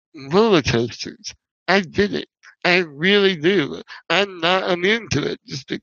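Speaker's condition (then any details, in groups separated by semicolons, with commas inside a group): Spinal muscular atrophy; wheelchair user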